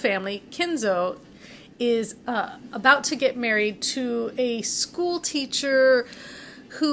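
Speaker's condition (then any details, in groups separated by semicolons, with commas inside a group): No condition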